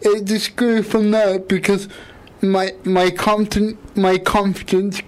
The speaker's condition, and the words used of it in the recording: Cerebral palsy. You have to make real effort to shape your words and your speech so that people can understand you better.